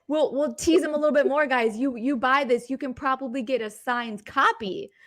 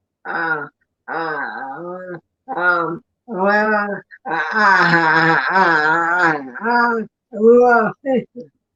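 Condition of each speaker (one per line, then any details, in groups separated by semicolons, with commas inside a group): No condition
ALS; bulbar onset, affecting throat area; progressing very slowly; answers relayed by another speaker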